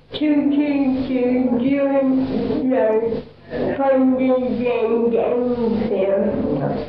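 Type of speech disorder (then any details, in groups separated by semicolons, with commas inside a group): Spastic dysarthria; cerebral palsy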